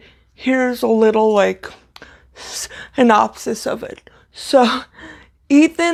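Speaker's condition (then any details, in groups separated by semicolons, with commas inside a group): Cerebral palsy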